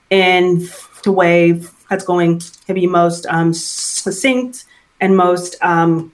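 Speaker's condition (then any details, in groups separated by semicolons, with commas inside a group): Stuttering; stuttering since around age 3 or 4; still stutters at times, apprehension about speaking fluently; stutters sometimes, at times avoids speaking situations, anxiety about fluent understandable speech; prolonged sounds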